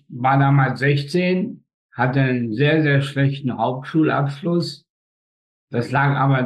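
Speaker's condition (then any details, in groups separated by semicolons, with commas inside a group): Spastic tetraparesis; birth injury, cord around neck, oxygen loss up to 15 minutes, all four limbs, facial paralysis; difficulties controlling speech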